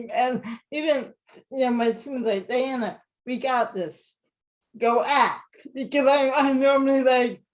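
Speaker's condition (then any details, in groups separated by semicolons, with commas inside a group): Cerebral palsy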